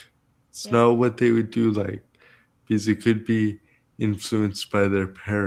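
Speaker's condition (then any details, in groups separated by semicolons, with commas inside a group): Cerebral palsy; present from birth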